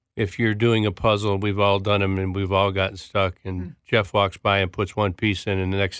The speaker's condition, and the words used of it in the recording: Parkinson's disease. Because my speech is, it's tough. Like I have to do speech therapies and, you know, so